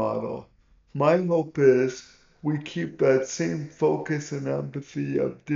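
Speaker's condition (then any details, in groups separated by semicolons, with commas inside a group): Cerebral palsy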